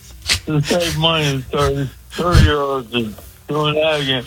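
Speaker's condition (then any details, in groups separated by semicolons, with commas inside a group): Speech impediment; cause unclear, stabbed by girlfriend and hit on head with ashtray years ago; calling in by phone, loud background noise on line; host says cannot hear caller on phone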